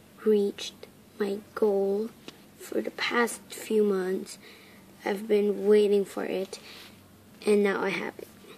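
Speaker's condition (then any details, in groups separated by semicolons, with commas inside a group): No condition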